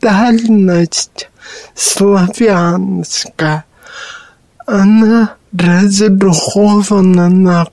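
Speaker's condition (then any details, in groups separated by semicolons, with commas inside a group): Cerebral palsy; not heard by self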